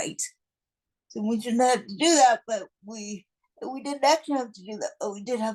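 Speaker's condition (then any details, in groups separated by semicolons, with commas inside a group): Cerebral palsy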